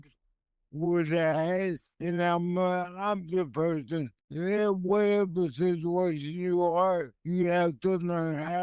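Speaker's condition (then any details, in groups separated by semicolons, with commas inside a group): Multiple sclerosis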